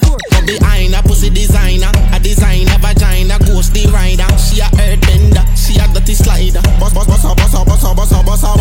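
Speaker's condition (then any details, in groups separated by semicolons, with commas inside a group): No condition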